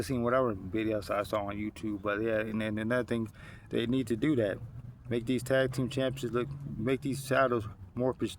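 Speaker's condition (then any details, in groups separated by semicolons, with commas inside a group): No condition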